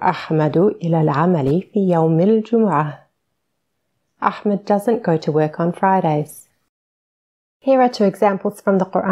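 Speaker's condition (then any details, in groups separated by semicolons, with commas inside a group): No condition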